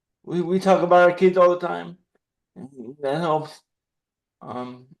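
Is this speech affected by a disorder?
Yes: cerebral palsy; dexterity issue.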